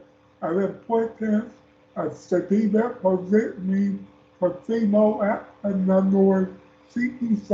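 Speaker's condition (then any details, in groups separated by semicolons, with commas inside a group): Speech impairment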